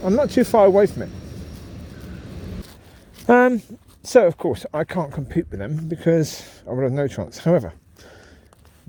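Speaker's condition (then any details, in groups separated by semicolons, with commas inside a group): No condition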